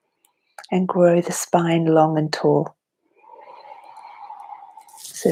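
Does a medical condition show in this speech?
No.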